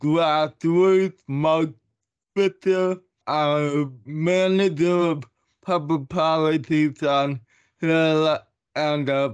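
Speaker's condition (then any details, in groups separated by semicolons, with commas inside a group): Cerebral palsy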